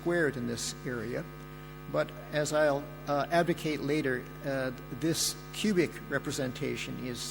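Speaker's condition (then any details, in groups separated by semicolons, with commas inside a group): No condition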